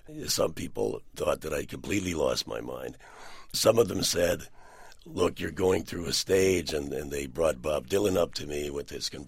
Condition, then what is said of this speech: Laryngectomy. I had a trach for a very long time, but my voice has improved.